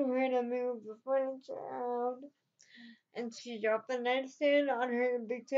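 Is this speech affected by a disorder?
Yes: cerebral palsy.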